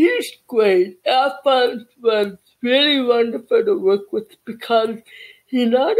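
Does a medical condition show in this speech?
Yes: cerebral palsy; childhood speech therapy.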